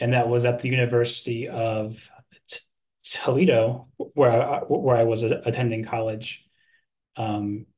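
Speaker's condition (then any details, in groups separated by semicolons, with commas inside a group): Stuttering; stuttering since earliest memory, first therapy after college freshman year, Toledo program led by Rodney Gobble; repeated sounds, blocks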